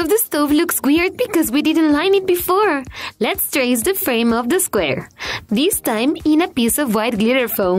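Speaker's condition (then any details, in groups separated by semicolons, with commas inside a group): No condition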